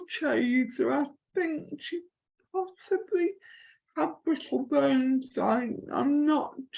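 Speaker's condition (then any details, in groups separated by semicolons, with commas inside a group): Cerebral palsy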